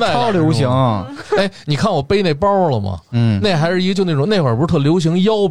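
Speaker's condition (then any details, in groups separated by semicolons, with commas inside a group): No condition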